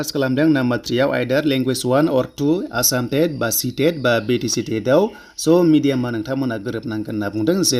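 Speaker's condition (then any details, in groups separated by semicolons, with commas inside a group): No condition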